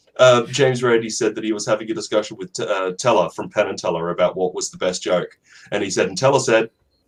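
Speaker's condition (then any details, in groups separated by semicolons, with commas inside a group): No condition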